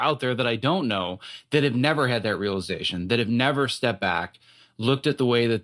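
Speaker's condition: No condition

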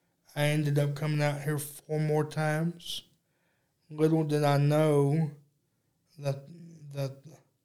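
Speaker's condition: Cerebral palsy; unable to walk

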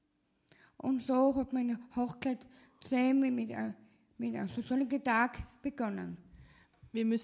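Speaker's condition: Down syndrome, Trisomie 21; host Dominik briefly translates one of her remarks

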